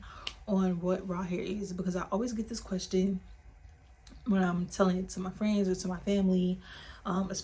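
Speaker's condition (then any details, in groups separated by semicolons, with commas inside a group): No condition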